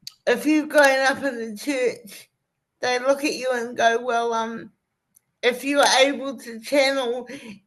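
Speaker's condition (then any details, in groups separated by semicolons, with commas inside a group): Cerebral palsy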